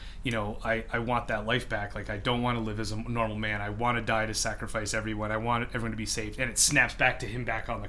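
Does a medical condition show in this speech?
No.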